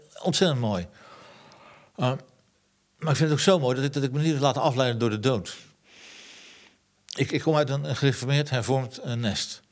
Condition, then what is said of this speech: Parkinson's disease. De helft van het volkslied komt van de Parkinson, hè? En de andere helft is omdat ik gewoon moeilijk praat.